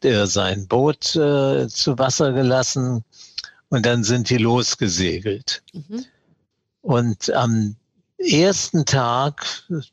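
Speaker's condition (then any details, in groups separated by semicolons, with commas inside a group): Parkinson's disease; diagnosed 2016 around age 75, years of tremor before, family doctor blamed stage fright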